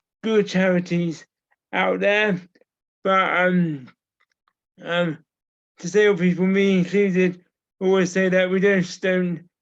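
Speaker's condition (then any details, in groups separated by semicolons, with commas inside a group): Cerebral palsy; from birth, uses wheelchair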